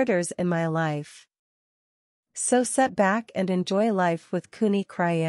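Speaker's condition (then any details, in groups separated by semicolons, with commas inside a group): No condition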